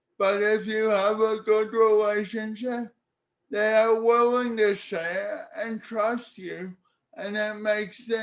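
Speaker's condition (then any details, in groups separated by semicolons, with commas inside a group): Cerebral palsy; speech therapy in childhood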